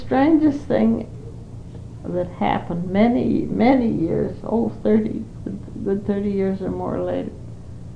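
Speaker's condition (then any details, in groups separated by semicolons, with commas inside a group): Parkinson's; Parkinson's for 5 years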